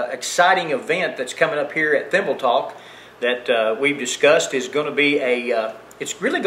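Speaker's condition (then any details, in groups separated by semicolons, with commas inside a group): No condition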